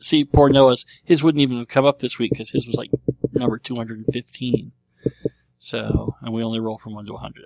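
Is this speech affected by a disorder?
Yes: cleft lip and palate; treated as a baby.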